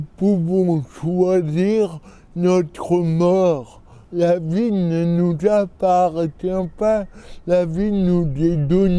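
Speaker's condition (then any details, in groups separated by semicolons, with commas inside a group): Cerebral palsy; from birth, medical error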